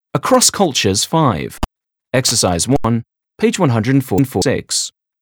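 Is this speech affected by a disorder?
No.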